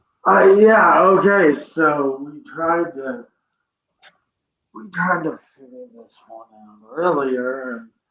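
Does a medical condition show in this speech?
Yes: cerebral palsy; present from birth.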